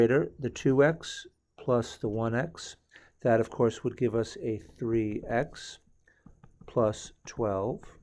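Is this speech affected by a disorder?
No.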